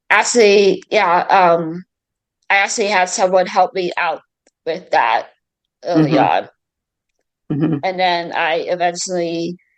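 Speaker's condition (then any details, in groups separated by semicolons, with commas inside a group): Cerebral palsy, mild; throat speech surgery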